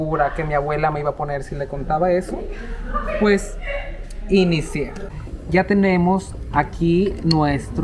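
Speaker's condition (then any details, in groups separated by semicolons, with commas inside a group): No condition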